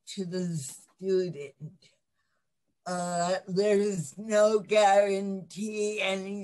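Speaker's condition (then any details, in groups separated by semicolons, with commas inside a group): Cerebral palsy; lifelong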